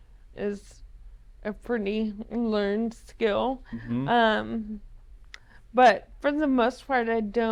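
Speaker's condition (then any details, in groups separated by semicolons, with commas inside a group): ALS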